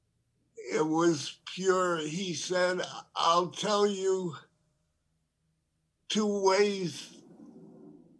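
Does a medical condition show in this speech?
Yes: Parkinson's disease; uses medical cannabis for tremor relief.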